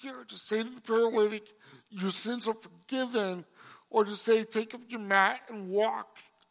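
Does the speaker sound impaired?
Yes: cerebral palsy; congenital.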